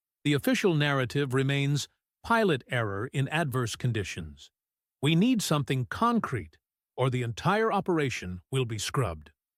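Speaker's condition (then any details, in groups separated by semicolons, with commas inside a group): No condition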